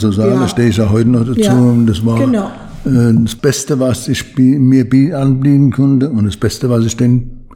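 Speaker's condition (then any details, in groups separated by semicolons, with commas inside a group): Parkinson's disease; needs much training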